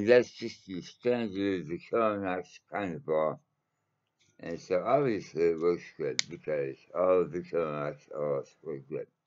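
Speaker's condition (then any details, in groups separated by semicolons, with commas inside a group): Mouth cancer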